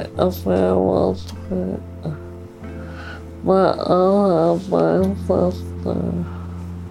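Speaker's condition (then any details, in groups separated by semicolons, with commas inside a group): ALS; progressive, motorized wheelchair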